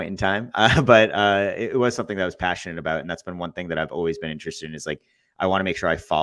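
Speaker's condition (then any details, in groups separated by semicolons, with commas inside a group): No condition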